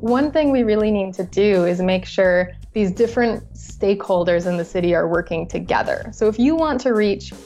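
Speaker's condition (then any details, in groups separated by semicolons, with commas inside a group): No condition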